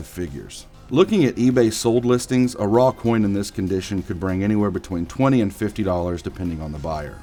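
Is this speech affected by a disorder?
No.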